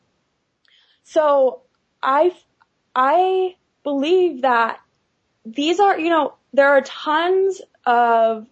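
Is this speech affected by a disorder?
Yes: stuttering; stuttering whole life, long hidden by avoiding talking, expected at 13 it would go away; stutters openly, no longer hides stuttering; stuttered speech, formerly avoided talking and seemed shy; here repeated words, prolonged sounds, blocks.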